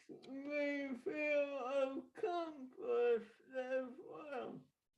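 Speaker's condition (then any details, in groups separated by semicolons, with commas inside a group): Traumatic brain injury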